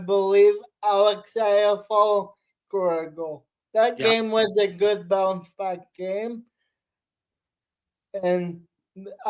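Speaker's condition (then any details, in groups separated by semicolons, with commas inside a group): Cerebral palsy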